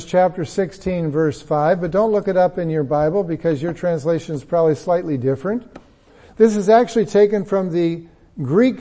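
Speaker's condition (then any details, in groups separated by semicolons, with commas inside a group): No condition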